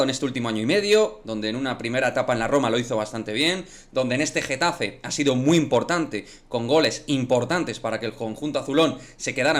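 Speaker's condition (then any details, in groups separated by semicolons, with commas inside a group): No condition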